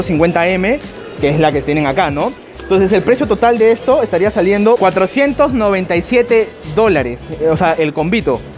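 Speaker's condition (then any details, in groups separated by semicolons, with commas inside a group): No condition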